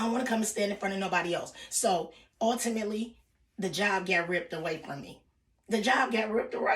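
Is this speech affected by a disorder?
No.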